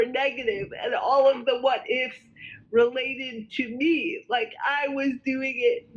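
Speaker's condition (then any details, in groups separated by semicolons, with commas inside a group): Cerebral palsy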